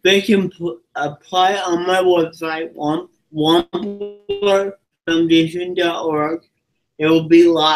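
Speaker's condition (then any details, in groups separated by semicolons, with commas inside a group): Cerebral palsy; from birth, physical disability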